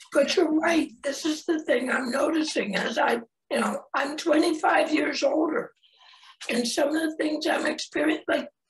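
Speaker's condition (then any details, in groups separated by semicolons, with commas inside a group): Laryngectomy; laryngectomy for head and neck cancer, then radiation; no speech 90 days post-surgery, swallowing issues after surgery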